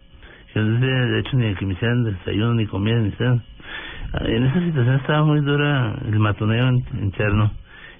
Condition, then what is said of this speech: Parkinson's disease. Como tengo la voz ahora que a veces me tiembla, a veces se me entiende, a veces no se me entiende